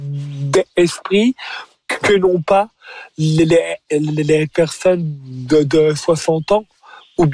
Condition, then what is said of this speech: Stuttering. Oui, j'ai bafouillé. C'est pas grave.